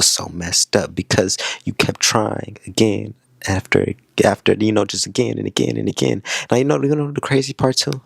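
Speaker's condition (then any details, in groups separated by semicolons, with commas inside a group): No condition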